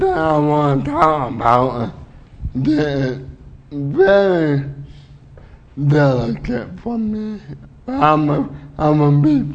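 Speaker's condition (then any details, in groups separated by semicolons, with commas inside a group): Cerebral palsy; uses wheelchair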